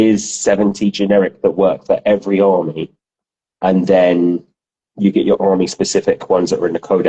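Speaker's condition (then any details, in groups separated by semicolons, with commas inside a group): No condition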